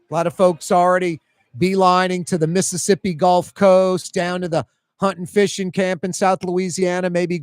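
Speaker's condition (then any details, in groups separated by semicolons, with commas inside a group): No condition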